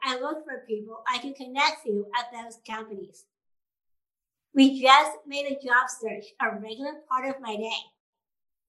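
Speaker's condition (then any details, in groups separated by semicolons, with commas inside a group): Down syndrome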